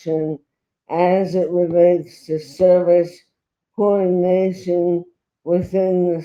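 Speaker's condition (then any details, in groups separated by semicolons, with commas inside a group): Traumatic brain injury; left arm spastic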